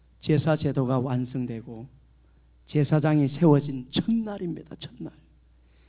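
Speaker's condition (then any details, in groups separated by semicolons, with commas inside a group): No condition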